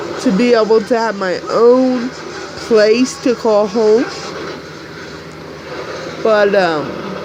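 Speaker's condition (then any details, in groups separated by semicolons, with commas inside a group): Cerebral palsy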